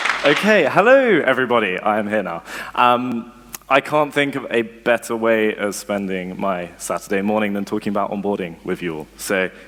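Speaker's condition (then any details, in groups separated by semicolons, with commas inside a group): No condition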